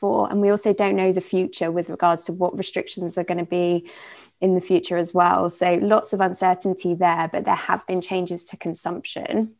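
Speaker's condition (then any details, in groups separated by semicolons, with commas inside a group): No condition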